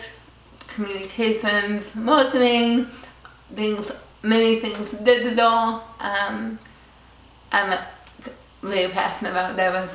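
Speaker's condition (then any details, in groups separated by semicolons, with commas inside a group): Cerebral palsy; speech impediment, most notable aspect of disability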